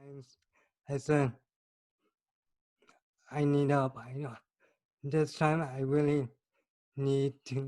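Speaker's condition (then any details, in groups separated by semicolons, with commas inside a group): Cerebral palsy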